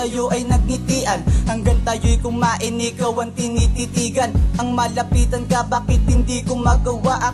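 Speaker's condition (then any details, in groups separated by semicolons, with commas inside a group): No condition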